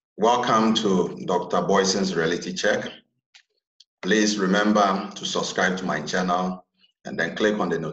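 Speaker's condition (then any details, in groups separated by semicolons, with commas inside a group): No condition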